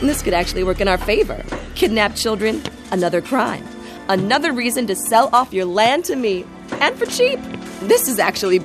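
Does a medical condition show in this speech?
No.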